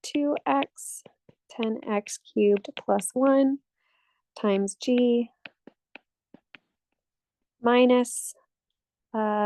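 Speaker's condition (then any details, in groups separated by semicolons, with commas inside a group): No condition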